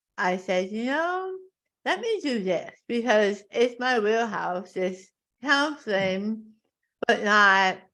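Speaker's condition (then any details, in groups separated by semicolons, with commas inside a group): Tongue cancer; half tongue removed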